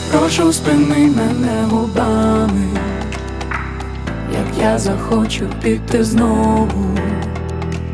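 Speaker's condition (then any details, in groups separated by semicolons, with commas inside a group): No condition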